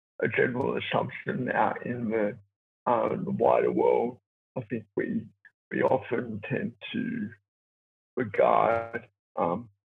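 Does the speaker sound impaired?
Yes: cerebral palsy; born two months premature.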